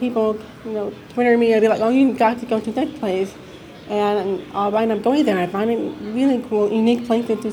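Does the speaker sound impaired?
Yes: deafness; mix of speech and sign growing up.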